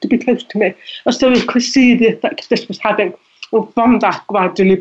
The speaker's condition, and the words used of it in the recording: Deafness. You may have been able to pick up from my voice that I'm deaf.